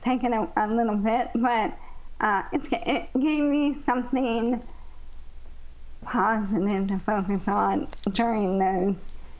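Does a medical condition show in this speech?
Yes: ALS; ALS over 15 years since diagnosis.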